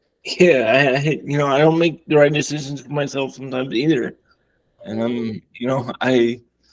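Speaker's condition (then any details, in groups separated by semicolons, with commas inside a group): Cerebral palsy, severe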